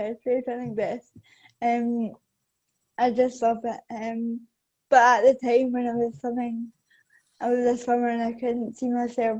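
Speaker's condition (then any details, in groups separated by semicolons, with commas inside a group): Cerebral palsy; affects balance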